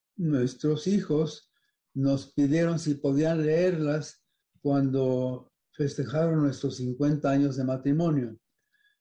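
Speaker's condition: Parkinson's disease; dopamine pills

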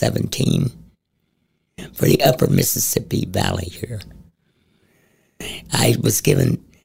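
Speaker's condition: Head and neck cancer, stage 4, into voice box; tumor gone, radiation damage to airway, possible future tracheotomy, daily breathing exercises

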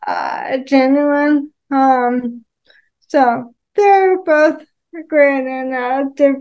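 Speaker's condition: ALS; quick early progression

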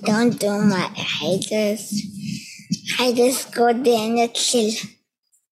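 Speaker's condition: Spinal muscular atrophy; wheelchair user

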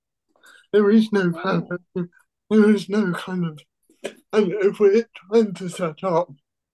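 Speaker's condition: Cerebral palsy

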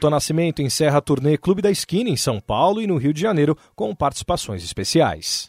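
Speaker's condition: No condition

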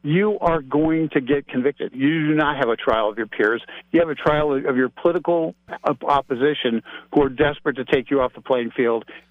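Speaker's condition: No condition

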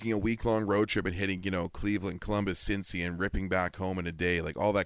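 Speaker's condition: No condition

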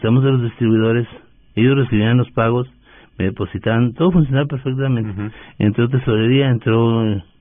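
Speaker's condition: Parkinson's disease; voice sometimes trembles

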